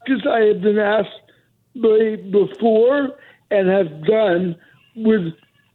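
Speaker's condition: Cerebral palsy; mobility declined since

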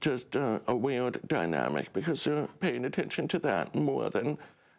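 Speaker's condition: Deaf; relies on subtitles rather than audio

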